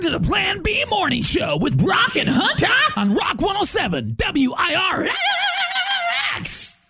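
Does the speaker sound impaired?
No.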